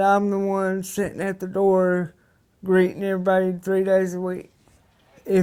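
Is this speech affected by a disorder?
Yes: cerebral palsy; from birth, several leg operations, muscle tone affected.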